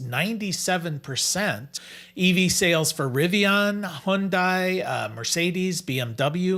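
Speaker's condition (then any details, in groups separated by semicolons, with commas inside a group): No condition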